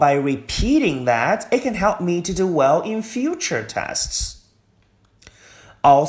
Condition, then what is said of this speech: No condition.